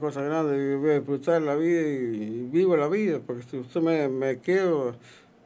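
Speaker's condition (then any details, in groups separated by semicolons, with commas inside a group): Parkinson's disease; onset 15 years ago, treated 5 years, earlier whole-body tremor, could not walk or eat, walker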